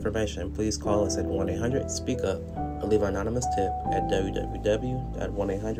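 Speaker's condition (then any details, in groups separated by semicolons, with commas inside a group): No condition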